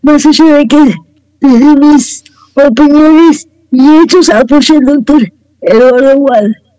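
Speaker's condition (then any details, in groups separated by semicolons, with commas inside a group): Cerebral palsy; wheelchair user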